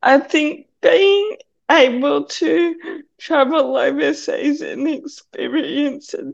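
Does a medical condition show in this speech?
Yes: cerebral palsy; cerebral palsy affecting right side of body including right hand, needs hand to hold on steep stairs.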